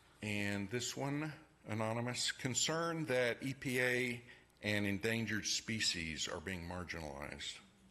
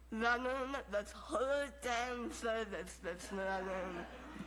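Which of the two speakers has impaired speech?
The second: Moebius syndrome.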